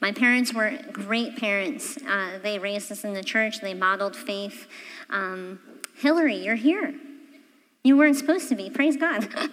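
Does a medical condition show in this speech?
Yes: cleft palate; voice sounds different, half of voice vibrations go through nose, nasal resonance.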